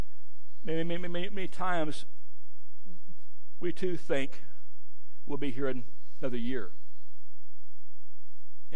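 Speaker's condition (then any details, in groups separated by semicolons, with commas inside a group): Stuttering; once felt speech made preaching impossible; jokes listeners probably haven't noticed; repeated sounds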